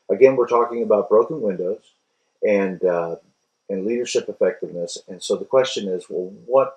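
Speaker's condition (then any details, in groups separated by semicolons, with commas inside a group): No condition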